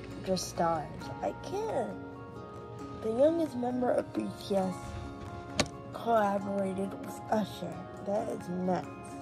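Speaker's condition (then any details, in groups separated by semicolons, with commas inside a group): Cerebral palsy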